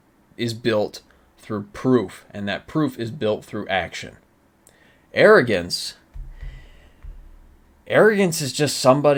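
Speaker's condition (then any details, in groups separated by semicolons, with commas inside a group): No condition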